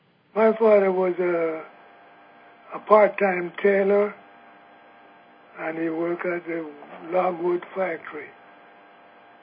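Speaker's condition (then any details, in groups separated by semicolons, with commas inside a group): Parkinson's; severe Parkinson's, age 82, weak airflow, cannot sustain saxophone, flute or clarinet for whole gig; choppy, strain audible in voice, stressful to speak, may have difficulty speaking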